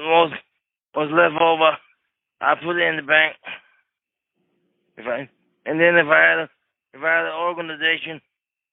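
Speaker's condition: Cerebral palsy; wheelchair user

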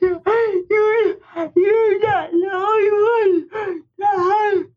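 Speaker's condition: Speech impairment; uses wheelchair

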